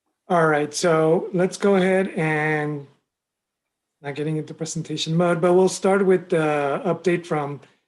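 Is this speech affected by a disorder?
No.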